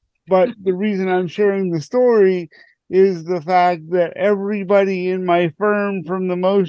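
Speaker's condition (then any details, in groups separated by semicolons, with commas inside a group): Cerebral palsy; born about 3 months premature, non-progressive, mainly manual wheelchair, also motorized wheelchair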